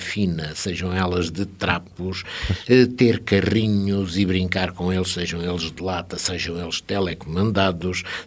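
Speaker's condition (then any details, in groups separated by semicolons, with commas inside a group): No condition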